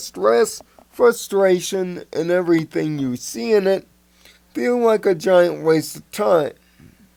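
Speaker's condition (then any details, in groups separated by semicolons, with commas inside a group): Cerebral palsy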